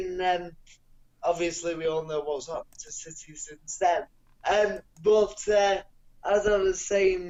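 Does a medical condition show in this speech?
Yes: cerebral palsy; non-progressive.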